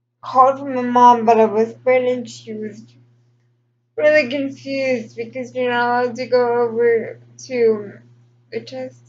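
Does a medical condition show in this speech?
Yes: cerebral palsy, dystonic hemiplegia.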